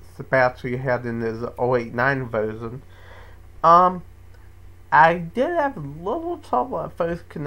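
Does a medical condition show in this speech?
Yes: cerebral palsy.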